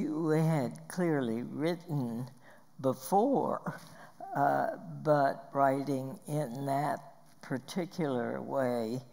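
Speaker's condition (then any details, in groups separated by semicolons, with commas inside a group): Spasmodic dysphonia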